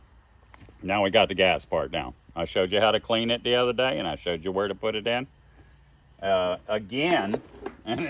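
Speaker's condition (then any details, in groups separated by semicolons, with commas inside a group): No condition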